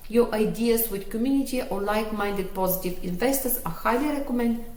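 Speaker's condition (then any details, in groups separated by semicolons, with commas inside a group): No condition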